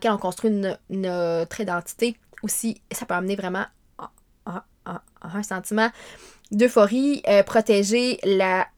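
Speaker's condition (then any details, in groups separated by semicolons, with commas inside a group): Stuttering; found helpful; prolonged sounds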